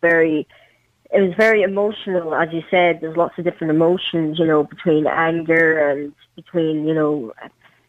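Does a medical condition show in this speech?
Yes: cleft palate; congenital, parents' Chernobyl radiation exposure, premature, over twenty surgeries, leg amputated, prosthetic limb age 12.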